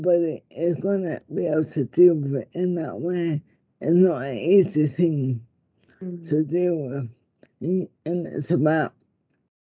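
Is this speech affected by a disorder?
Yes: motor neurone disease; diagnosed after months of speech difficulties, sees speech therapist; speech sounds different, listeners mistake it for stroke, relatives abroad tell her not to speak.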